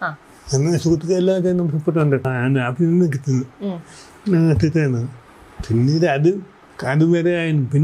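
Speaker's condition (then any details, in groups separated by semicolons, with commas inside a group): Cerebral palsy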